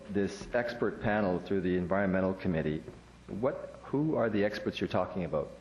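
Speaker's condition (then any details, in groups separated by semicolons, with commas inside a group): No condition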